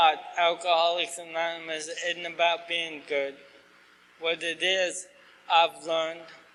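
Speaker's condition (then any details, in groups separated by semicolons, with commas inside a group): ALS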